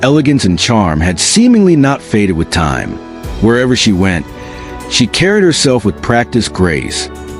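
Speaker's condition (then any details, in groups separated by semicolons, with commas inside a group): No condition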